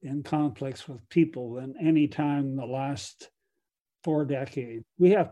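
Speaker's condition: No condition

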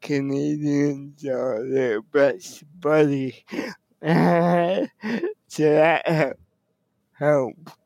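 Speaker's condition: Cerebral palsy; wheelchair user

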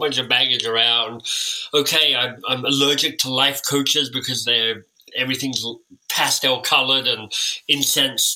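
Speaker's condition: Cleft lip and palate; orthodontic treatment

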